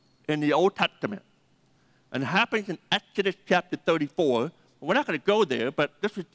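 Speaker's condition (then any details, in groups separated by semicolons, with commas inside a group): Deafness; needs names repeated several times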